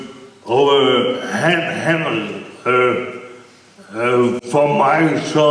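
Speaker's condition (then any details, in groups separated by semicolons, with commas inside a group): Brain injury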